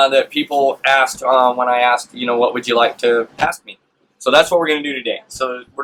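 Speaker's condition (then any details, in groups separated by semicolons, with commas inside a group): No condition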